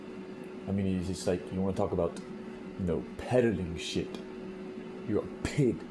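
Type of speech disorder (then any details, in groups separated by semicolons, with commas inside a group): None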